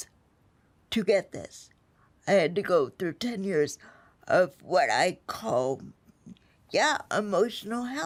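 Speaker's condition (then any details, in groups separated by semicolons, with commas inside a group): Spastic quadriplegic cerebral palsy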